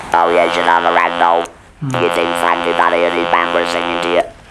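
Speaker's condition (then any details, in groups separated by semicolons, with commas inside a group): Laryngeal cancer with laryngectomy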